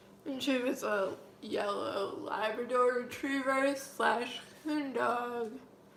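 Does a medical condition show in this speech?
Yes: cerebral palsy, mild.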